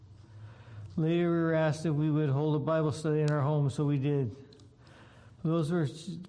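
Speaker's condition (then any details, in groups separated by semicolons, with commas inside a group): Parkinson's disease; damaged brain area no longer produces dopamine, memory and balance difficulties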